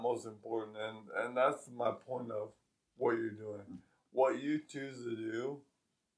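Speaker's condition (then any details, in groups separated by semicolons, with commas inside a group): ALS; progressive weakness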